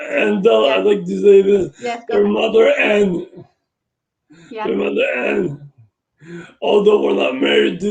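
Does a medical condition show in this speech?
Yes: brain injury.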